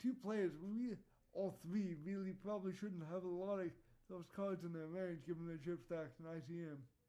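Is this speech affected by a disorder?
Yes: cerebral palsy; voice tone sometimes odd.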